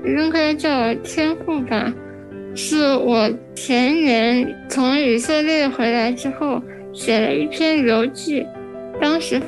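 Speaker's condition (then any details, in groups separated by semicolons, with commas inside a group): Spinal muscular atrophy; genetic motor neuron disease, most severe type, weak from birth, never stood, fully dependent for eating, sleeping, turning; age 23, outlived doctors' prognosis of not reaching adulthood, marked decline since second year of junior high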